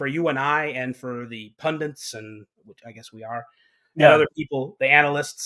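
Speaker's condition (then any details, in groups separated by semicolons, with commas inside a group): No condition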